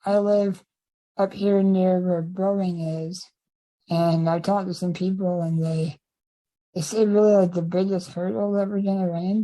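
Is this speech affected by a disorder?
Yes: spinal muscular atrophy type 2; type 2, limbs affected, contractures; daily oral medication, stable or improving.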